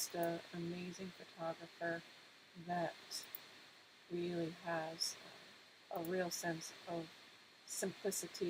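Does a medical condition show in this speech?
No.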